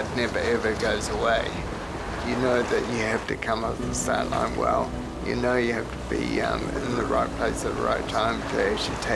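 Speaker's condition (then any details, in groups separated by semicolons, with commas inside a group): Multiple sclerosis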